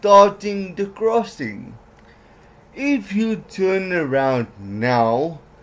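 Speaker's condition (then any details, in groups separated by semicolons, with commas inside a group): Cerebral palsy; worse when mouth tires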